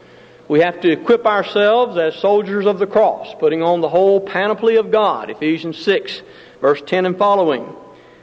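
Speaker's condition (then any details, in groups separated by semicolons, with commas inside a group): No condition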